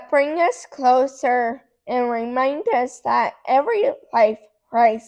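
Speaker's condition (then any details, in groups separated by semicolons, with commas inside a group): Cerebral palsy; hard to talk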